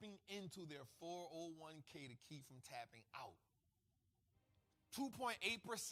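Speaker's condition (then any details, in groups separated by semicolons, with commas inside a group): No condition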